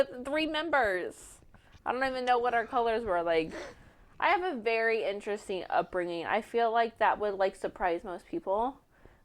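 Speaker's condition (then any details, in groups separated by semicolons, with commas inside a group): No condition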